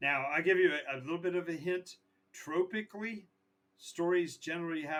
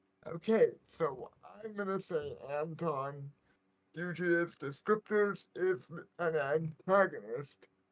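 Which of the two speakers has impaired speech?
The second: cerebral palsy; right side weaker.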